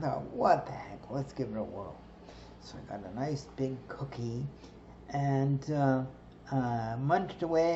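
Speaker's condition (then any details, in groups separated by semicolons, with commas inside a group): Cerebral palsy; stiff muscles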